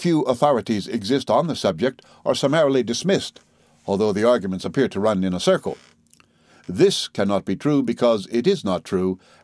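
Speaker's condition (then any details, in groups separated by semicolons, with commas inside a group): No condition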